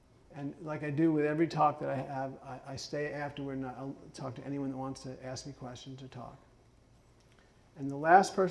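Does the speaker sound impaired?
Yes: Parkinson's; ice water harms vocal cords.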